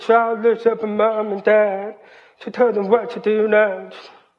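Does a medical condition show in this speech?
Yes: hearing loss, cochlear implant; hears about 80% with cochlear implant.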